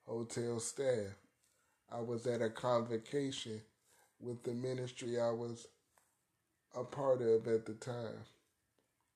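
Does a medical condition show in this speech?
Yes: cerebral palsy; arthritis.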